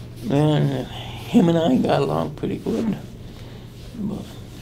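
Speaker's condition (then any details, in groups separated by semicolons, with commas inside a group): Traumatic brain injury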